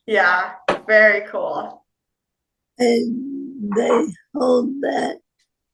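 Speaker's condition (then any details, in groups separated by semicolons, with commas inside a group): Parkinson's disease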